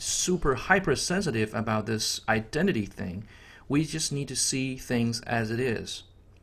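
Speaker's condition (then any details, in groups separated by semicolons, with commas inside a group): No condition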